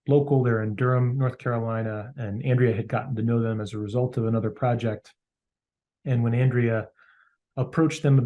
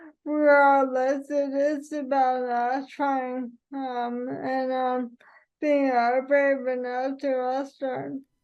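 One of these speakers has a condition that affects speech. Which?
The second: ALS; sporadic form, onset in pinky finger; almost ten years since diagnosis, still cycles recumbent bike.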